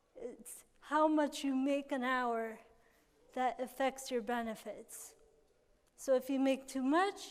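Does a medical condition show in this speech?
Yes: cerebral palsy.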